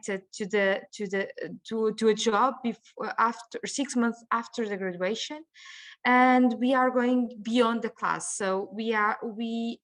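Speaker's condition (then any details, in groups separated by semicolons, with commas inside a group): No condition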